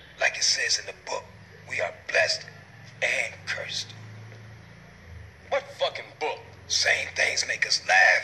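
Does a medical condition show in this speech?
No.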